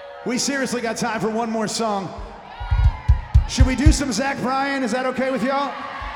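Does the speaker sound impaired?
No.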